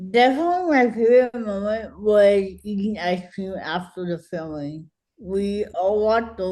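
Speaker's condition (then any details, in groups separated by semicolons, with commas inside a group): Cerebral palsy; speech harder to understand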